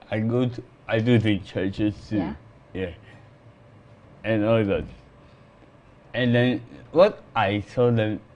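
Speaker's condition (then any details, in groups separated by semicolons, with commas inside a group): Cerebral palsy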